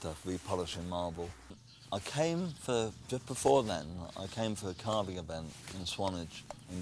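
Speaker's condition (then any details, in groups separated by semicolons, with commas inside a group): Cerebral palsy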